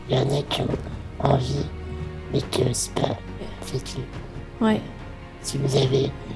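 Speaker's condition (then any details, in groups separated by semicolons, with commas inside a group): Myopathy; reduced mobility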